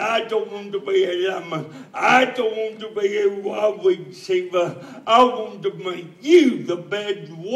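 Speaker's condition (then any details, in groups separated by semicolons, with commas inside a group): Cerebral palsy; speech still sounds atypical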